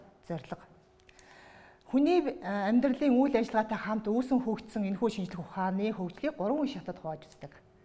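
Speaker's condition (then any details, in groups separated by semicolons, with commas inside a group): No condition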